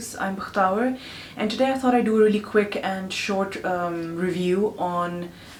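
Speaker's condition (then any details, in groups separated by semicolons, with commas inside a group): No condition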